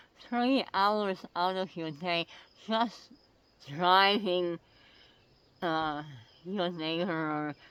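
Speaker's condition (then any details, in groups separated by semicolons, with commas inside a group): Oral cancer; tracheostomy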